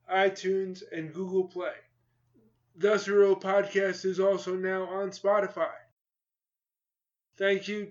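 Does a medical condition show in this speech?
Yes: cerebral palsy; stuttered about 10 seconds during a past phone call.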